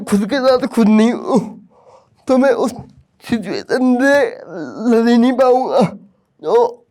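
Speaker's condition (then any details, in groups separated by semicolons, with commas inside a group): Cerebral palsy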